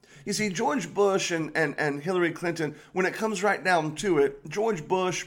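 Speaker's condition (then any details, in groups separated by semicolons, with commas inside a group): No condition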